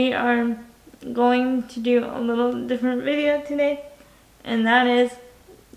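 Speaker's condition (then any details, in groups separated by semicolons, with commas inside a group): Cerebral palsy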